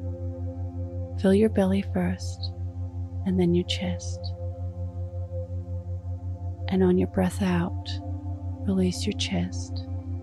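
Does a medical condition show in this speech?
No.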